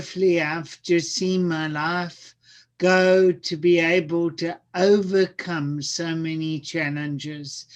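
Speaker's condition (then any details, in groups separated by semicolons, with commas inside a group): Cerebral palsy; severe birth complications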